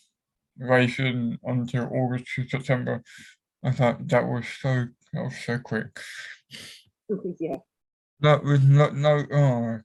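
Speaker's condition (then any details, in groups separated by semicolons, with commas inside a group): Cerebral palsy; affects whole body; cramps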